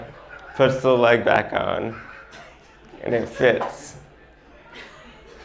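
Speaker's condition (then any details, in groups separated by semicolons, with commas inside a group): Mild ataxic cerebral palsy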